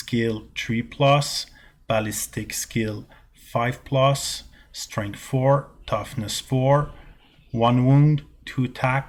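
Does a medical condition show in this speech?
No.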